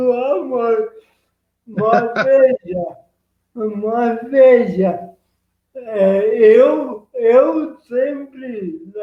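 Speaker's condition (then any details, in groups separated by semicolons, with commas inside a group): Cerebral palsy; present from birth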